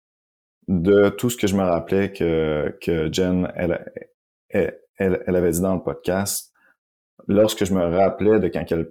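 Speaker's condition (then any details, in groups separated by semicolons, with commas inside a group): Stuttering; ongoing adult stuttering; repeated sounds, repeated words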